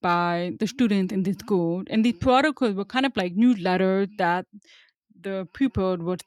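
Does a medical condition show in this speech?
Yes: hearing loss; newer hearing aid not self-adjustable, limited digital hearing aid options, audiologist suggested cochlear implant.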